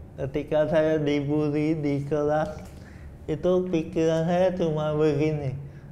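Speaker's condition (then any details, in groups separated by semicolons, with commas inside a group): Cerebral palsy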